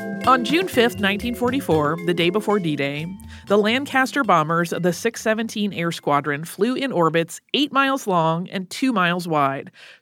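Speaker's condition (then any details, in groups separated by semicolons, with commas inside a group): No condition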